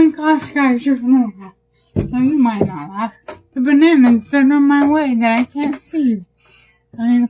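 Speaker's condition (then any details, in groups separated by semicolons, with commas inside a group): Brain injury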